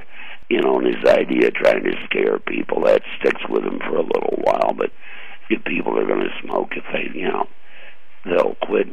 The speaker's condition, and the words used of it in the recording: Throat cancer. I hope my voice was all right. I had throat surgery.